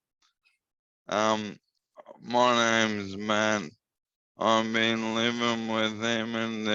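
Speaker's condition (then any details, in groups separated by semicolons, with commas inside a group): Motor neurone disease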